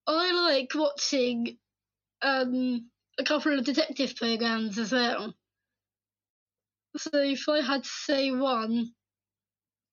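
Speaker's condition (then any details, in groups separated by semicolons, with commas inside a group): Down syndrome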